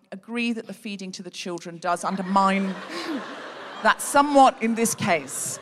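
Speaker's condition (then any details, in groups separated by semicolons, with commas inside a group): No condition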